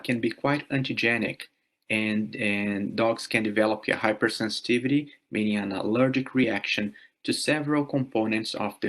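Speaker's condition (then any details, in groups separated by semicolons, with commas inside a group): No condition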